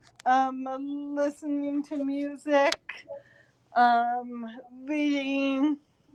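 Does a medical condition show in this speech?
Yes: cerebral palsy; talks too fast.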